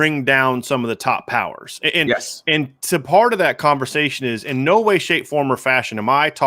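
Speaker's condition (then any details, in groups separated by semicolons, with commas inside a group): No condition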